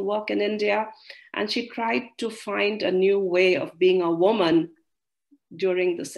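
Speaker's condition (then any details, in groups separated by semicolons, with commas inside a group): No condition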